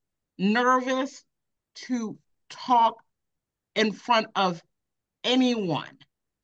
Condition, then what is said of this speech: Aphasia. Like I can comprehend well, but I can't repeat